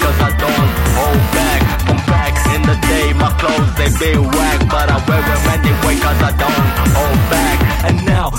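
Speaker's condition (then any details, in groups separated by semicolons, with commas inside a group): No condition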